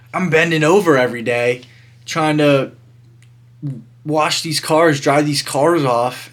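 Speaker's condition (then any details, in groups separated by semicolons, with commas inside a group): No condition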